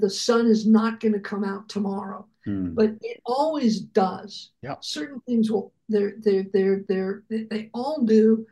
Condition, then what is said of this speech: Aphasia. You can still see that I have some aphasia, even though I tried to speak properly.